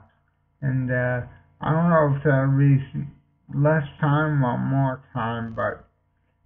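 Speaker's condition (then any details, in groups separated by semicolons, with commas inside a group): Multiple sclerosis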